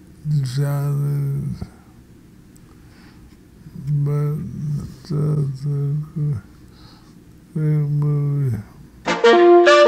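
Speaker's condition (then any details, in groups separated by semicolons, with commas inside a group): Multiple sclerosis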